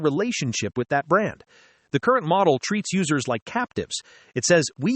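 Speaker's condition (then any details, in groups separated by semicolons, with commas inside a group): No condition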